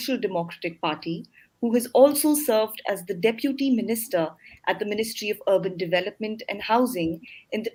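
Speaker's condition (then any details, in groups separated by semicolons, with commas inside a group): No condition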